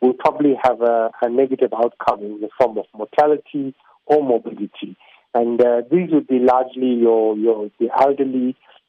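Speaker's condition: No condition

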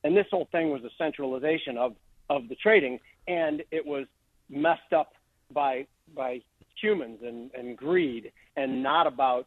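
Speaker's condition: No condition

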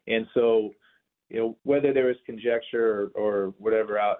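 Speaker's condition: No condition

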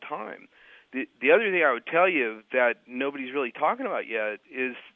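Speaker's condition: No condition

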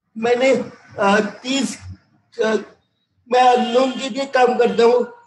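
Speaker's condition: Cerebral palsy; cerebral palsy since birth, wheelchair user, cannot walk; age 43; halting speech, repeats words, mixes Hindi and English

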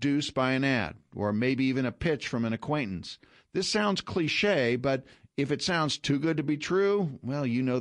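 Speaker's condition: No condition

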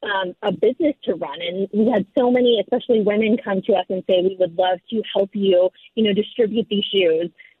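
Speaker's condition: No condition

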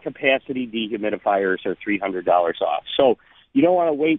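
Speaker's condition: No condition

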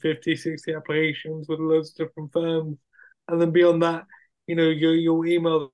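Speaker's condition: Cerebral palsy; wheelchair user

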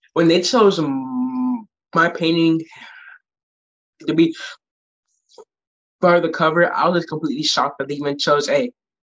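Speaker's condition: Stutter; born deaf; sometimes really hard, prefers listeners not finish sentences; prolonged sounds, blocks

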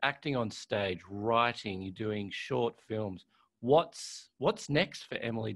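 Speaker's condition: No condition

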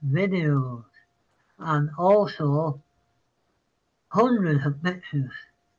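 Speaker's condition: Parkinson's; apologizes mid-sentence

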